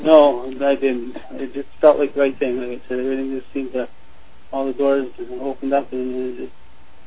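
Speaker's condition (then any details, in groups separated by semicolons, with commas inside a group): Parkinson's disease; diagnosed 15 years ago, slight right hand tremor progressing to stage 3 right, stage 2 left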